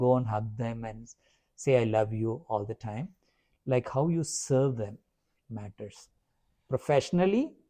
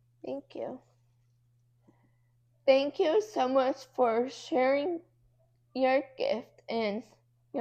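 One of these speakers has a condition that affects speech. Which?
The second: cerebral palsy; affects muscles.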